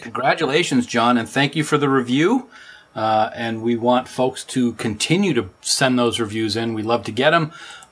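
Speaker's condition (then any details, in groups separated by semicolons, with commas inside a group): No condition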